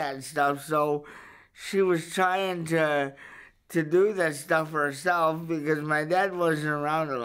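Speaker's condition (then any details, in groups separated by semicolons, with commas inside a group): Cerebral palsy; verbal, able to speak up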